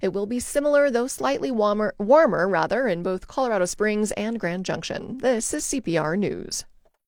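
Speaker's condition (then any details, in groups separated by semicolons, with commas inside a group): No condition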